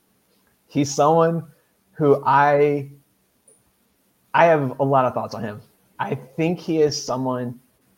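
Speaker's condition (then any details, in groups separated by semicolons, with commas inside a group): Stuttering; person who stutters; quite a few stuttering moments expected throughout conversation, part of how speech sometimes goes; repeated words, blocks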